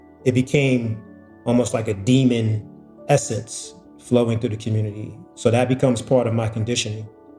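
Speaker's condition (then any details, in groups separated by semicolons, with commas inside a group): No condition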